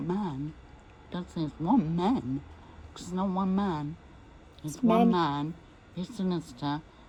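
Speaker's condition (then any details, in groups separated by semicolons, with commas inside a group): MND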